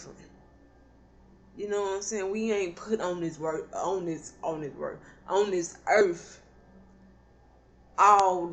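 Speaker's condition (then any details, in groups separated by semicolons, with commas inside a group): Cerebral palsy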